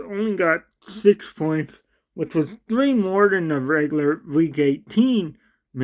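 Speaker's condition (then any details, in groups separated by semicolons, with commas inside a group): Cerebral palsy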